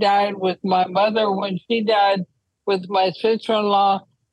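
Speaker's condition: ALS; wheelchair use when traveling

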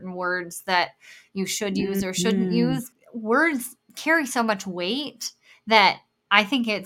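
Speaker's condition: Bilateral cleft lip and palate; congenital

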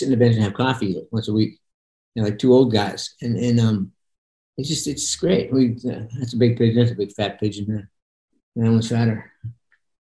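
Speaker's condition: Parkinson's; voice sometimes monotone

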